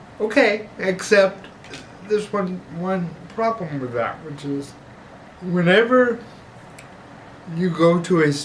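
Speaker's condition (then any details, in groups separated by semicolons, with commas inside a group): Cerebral palsy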